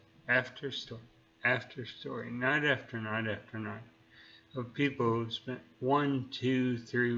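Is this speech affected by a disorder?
Yes: neurological disease.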